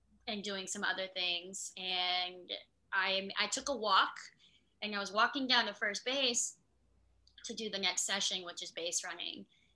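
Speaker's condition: Cleft lip and palate; about two surgeries a year until age 10-11

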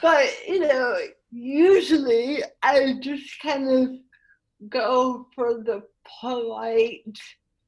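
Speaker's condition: Cerebral palsy; spastic tetraplegia from birth

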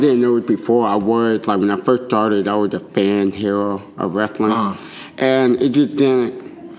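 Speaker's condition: Hard of hearing; not deaf, hears but not much, owns hearing aid, listening hardest part of wrestling

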